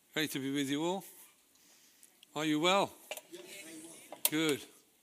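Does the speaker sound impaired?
Yes: Parkinson's disease; per doctors.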